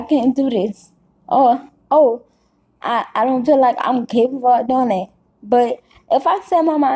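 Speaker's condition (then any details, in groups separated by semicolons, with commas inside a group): Cerebral palsy; caused by birth stroke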